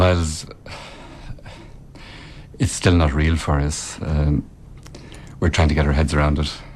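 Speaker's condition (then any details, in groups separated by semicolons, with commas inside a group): No condition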